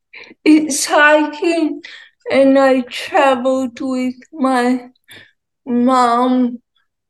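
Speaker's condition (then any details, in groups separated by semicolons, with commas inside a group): Cerebral palsy, ataxia; mostly uses wheelchair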